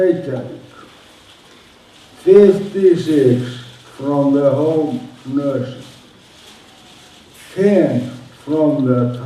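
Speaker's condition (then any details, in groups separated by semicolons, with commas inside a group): Motor neuron disease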